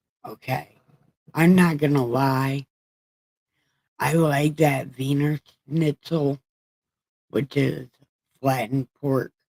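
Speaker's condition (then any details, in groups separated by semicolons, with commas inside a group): Brain injury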